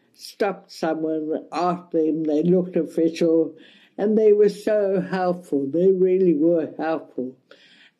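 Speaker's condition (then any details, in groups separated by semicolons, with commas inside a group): Cerebral palsy; mild, wheelchair after long flights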